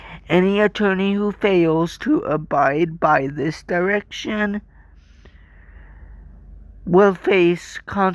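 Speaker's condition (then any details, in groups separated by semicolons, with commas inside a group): Cerebral palsy; from birth, walks with walker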